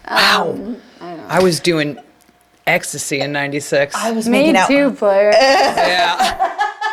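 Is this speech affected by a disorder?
No.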